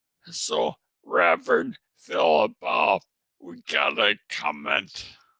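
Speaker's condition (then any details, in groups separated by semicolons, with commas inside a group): Traumatic brain injury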